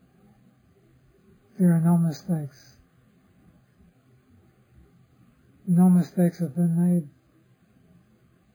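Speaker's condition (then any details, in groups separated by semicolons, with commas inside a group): Parkinson's disease; others offer remedies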